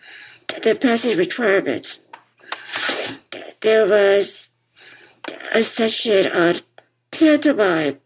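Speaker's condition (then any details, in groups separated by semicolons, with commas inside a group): Muscular dystrophy; wheelchair user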